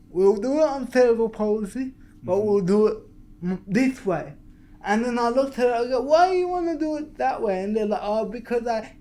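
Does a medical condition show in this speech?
Yes: cerebral palsy.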